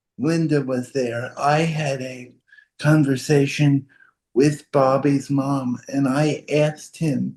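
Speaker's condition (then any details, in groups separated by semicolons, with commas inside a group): Cerebral palsy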